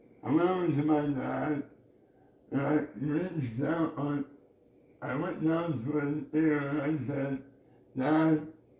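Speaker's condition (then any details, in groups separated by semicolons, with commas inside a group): Oral cancer; base of tongue, lymph nodes, neck radiation, chemotherapy, dental implants; sounds drunk, right tongue paralyzed, purees only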